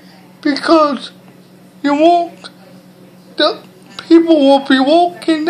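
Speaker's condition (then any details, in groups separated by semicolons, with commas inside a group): Cerebral palsy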